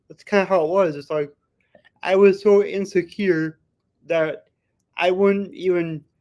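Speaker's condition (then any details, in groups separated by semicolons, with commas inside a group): Cerebral palsy; present from birth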